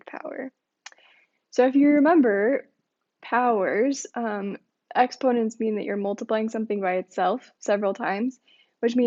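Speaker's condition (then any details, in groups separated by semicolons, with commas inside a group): No condition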